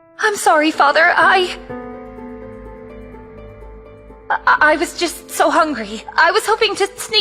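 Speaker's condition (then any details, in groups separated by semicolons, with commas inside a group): No condition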